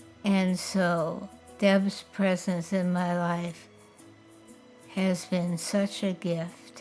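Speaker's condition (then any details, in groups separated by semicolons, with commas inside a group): Parkinson's disease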